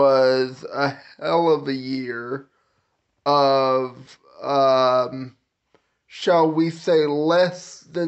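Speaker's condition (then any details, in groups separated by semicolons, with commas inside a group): Cerebral palsy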